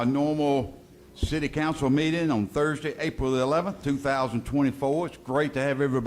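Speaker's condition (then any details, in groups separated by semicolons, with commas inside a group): No condition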